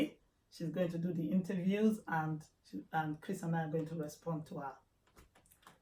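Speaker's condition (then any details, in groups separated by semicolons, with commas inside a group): No condition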